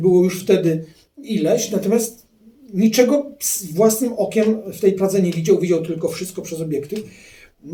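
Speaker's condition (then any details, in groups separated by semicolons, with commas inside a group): No condition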